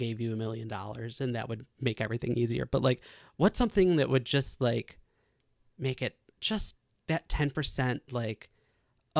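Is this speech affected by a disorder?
No.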